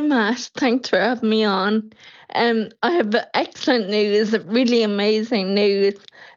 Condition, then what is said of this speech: Ataxia. It allows me to preserve my speech as it is, my swallow as it is, my hearing, my eyesight, all these things that I've had no control over for the last 16 years.